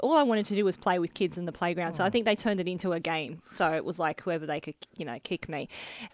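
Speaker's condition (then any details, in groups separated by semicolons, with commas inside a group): Bilateral cleft lip and palate; adult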